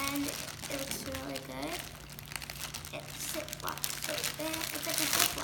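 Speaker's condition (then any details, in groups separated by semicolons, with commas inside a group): No condition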